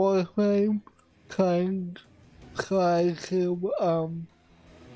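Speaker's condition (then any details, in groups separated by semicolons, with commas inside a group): Cerebral palsy; affects voice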